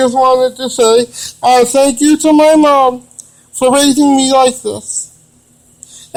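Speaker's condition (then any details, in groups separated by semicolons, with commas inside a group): Cerebral palsy; wheelchair user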